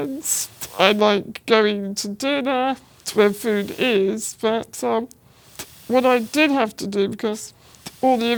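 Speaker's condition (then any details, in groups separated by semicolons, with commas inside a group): Spinal muscular atrophy; present from birth, progressive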